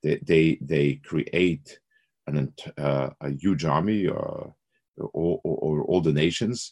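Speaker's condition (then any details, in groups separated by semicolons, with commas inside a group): No condition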